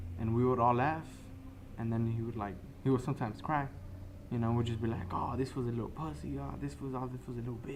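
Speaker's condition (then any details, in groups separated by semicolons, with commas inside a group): No condition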